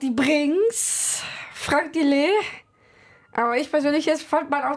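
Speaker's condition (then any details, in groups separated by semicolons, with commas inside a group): Down syndrome; trisomy 21, chromosome 21 present three times instead of twice, develops differently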